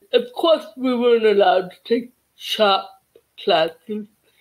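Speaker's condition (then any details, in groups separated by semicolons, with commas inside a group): Cerebral palsy; childhood speech therapy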